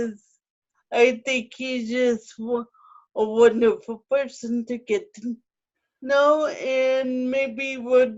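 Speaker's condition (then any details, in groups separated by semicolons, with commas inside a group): Cerebral palsy, spastic ataxic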